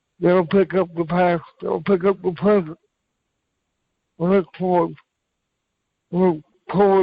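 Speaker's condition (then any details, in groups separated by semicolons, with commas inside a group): Cerebral palsy; from birth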